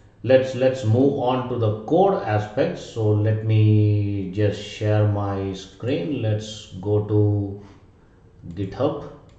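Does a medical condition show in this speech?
No.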